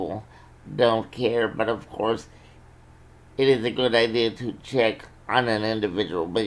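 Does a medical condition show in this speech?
Yes: cerebral palsy.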